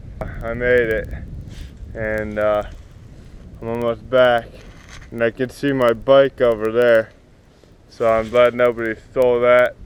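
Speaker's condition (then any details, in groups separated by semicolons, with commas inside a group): Cerebral palsy; spastic, affects walking and legs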